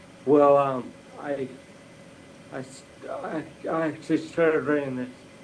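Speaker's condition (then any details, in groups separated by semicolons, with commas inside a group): Brain injury; one hand impaired, cannot type with it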